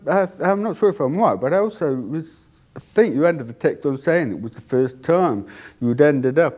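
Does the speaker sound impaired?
Yes: deafness; cannot hear own voice.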